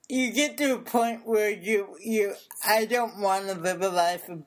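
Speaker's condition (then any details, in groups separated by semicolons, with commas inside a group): Cerebral palsy; since birth, affects speech and body movement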